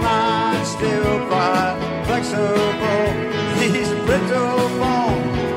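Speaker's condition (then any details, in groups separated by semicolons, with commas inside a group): No condition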